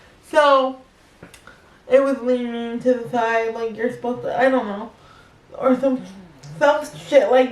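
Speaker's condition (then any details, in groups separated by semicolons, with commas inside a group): Cerebral palsy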